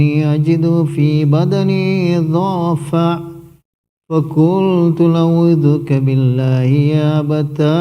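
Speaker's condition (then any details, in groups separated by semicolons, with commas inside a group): No condition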